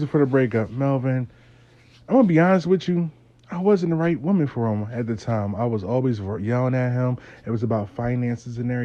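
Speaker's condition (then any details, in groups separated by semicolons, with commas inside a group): No condition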